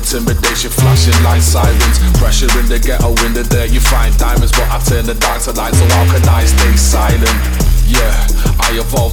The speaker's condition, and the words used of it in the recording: No condition.